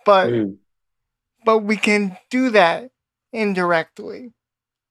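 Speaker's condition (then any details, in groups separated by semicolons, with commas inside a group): Cerebral palsy; uses wheelchair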